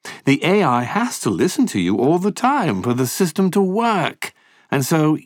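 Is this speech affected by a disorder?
No.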